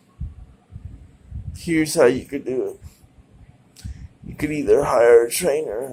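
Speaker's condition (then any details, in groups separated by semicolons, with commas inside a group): Cerebral palsy; present since birth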